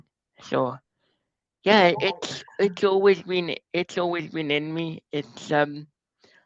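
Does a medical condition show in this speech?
Yes: cerebral palsy.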